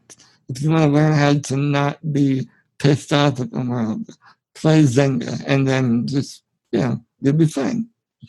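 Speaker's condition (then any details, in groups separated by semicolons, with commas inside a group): Spinal muscular atrophy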